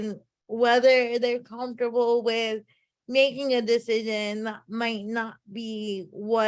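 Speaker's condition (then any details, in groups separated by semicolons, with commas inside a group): Cerebral palsy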